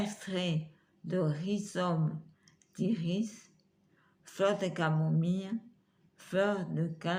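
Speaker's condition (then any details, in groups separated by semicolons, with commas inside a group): Multiple sclerosis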